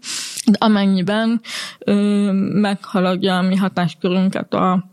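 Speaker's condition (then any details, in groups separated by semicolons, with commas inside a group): Hearing loss; relies on lipreading; uses live speech-to-text captioning, oral interpreting, colleague re-articulates in groups; communicates in spoken language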